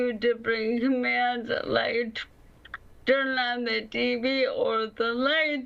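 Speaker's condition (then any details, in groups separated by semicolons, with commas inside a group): ALS; slower speech, voice banking done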